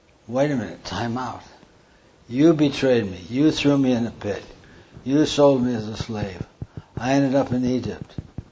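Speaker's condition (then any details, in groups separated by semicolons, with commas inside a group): Parkinson's; hand tremor during talk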